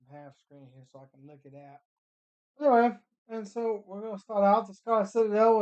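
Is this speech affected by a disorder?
No.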